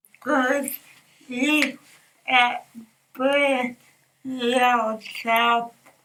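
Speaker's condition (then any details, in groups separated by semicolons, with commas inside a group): Cerebral palsy; from birth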